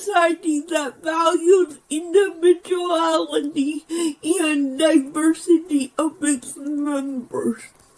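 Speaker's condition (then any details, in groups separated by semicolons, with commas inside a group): Physical speech impairment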